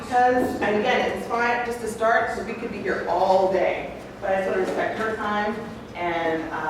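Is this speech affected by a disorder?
No.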